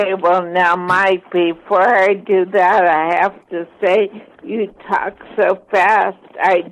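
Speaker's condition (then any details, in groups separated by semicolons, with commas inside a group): ALS, mild; affects hands and fingers; 14 years since diagnosis, slow progression, full-time wheelchair user; voice slightly impaired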